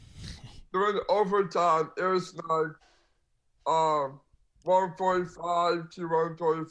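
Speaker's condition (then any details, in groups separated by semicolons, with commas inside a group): Down syndrome; congenital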